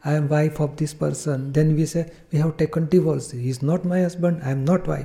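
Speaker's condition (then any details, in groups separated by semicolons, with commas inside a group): No condition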